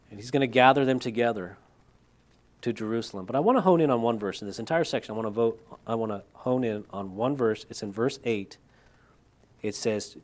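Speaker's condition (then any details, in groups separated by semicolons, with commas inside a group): No condition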